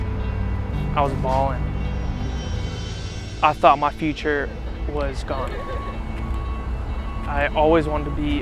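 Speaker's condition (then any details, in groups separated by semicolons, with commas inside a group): No condition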